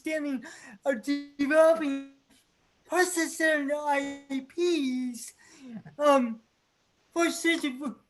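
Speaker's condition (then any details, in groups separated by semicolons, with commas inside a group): Cerebral palsy; from birth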